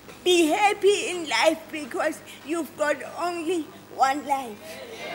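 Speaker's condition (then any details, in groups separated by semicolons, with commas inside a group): Cerebral palsy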